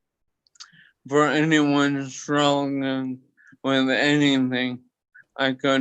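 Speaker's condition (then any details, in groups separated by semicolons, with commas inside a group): Toxic leukoencephalopathy, locked-in syndrome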